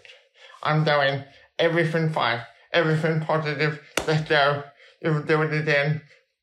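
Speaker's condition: Cerebral palsy

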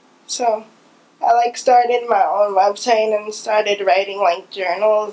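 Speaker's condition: Cerebral palsy

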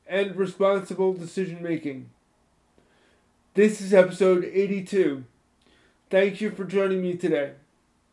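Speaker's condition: Spastic cerebral palsy, moderate; from spinal meningitis, born 2 months premature, four childhood surgeries, weekly physical, occupational therapy; in childhood froze under stress, could not speak or defend self verbally

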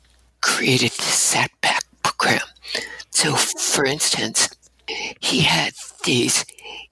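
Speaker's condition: Abductor spasmodic dysphonia; onset Fresno State after voice loss shouting over music, student clinician therapy, two damaging surgeries; cords open involuntarily, much breathiness, staccato syllables, lengthened syllables give shaky tremor, focused speaking

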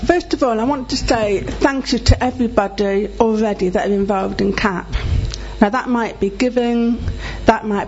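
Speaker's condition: Deafness; needs to see speaker's face

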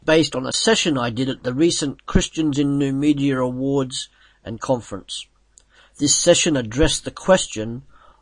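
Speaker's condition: No condition

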